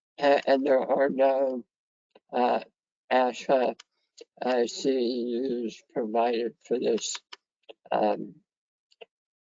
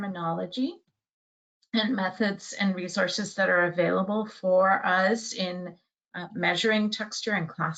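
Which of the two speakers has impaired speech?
The first: head and neck cancer surgery; head and neck cancer salvage surgery, left vagus nerve severed; long-term survivor, severe dysphagia diagnosed years ago; severe dysphagia, speech impairment from surgery and nerve severing.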